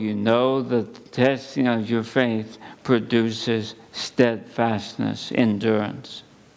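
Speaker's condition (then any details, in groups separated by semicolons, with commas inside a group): ALS; at least a couple of months since diagnosis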